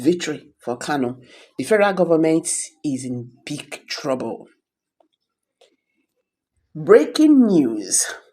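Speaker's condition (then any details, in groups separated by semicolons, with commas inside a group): No condition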